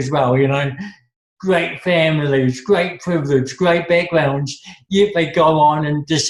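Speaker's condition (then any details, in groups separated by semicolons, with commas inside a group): Cerebral palsy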